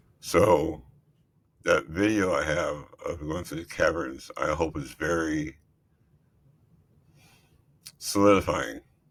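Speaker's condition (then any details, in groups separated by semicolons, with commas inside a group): Multiple system atrophy; central hypoventilation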